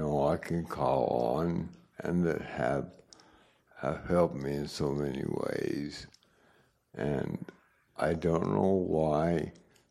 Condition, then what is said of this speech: Stroke. And it left me with an inability to speak intelligibly, and I praise God that even though the equilibrium and balance are a challenge in depth perception